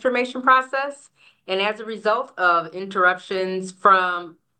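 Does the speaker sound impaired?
No.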